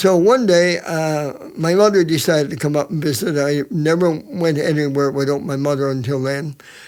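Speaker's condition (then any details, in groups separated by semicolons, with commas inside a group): Cerebral palsy; present from birth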